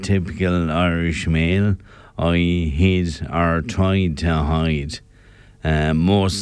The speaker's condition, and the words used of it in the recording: ALS (motor neuron disease). He's unsteady on his feet, his voice is slurred, obviously he's had a drink or three or four or more, you know.